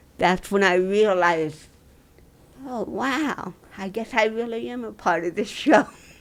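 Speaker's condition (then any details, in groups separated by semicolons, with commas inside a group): Dystonia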